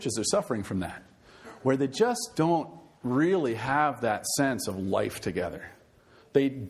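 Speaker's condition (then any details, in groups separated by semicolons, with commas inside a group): No condition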